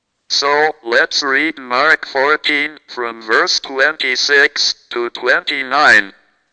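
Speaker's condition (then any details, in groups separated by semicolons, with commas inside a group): Cerebral palsy, speech-generating device; present from birth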